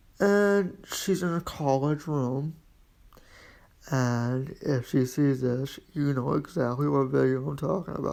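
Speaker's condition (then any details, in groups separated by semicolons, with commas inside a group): Quadriplegic cerebral palsy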